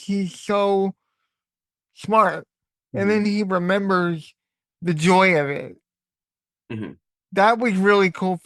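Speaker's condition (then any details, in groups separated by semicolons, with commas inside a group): Cerebral palsy; voice sometimes sounds childlike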